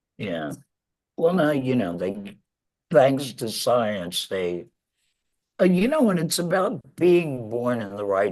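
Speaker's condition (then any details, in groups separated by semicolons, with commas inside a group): Laryngectomy; laryngectomy after throat cancer, larynx removed, neck stoma; 11 years since surgery; lost natural voice, talking hard, strains voice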